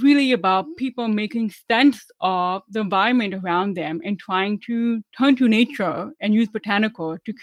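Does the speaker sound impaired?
Yes: deafness; hearing loss, about 25 years passing as hearing; uses hearing aids and closed captioning, not fluent in sign language; relearned English and speaking, about 10 years of speech therapy, told speaks really well.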